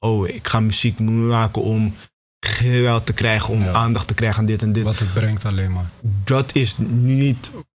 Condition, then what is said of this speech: Stuttering. En, en dat gaat gewoon met ups en downs.